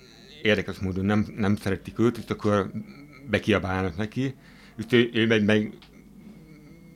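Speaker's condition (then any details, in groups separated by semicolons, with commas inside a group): Hard of hearing; hearing aid mentioned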